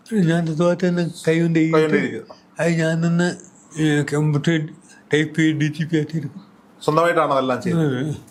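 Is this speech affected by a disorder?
Yes: cerebral palsy.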